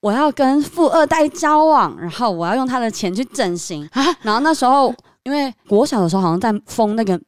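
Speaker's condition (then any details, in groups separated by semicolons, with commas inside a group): Cleft lip and palate, submucous cleft palate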